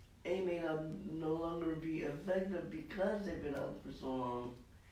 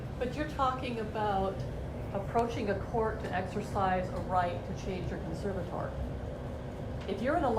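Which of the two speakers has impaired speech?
The first: cerebral palsy.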